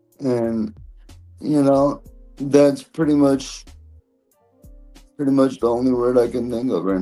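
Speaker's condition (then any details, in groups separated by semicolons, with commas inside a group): Cerebral palsy; present from birth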